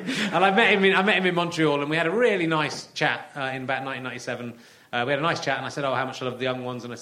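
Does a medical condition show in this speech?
No.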